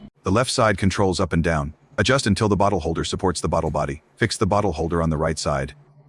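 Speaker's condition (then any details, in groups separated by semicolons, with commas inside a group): No condition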